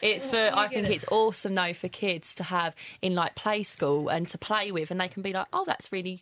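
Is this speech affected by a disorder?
No.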